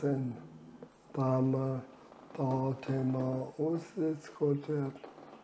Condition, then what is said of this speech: ALS (motor neuron disease). Je knapper die Luft ist, umso anstrengender das Reden noch.